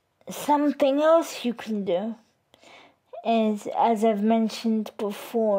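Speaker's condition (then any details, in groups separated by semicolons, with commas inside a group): Cerebral palsy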